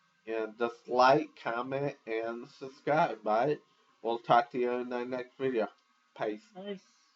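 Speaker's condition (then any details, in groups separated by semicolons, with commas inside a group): Cerebral palsy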